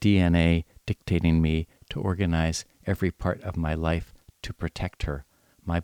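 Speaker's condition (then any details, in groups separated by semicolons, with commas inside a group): No condition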